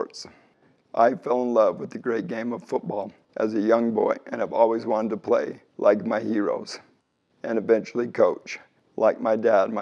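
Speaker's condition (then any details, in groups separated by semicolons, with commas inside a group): ALS; slow-progressing form, feeding tube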